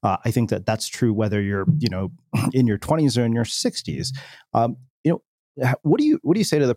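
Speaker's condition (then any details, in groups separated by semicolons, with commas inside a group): No condition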